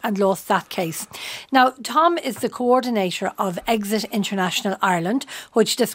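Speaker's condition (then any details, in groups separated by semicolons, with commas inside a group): No condition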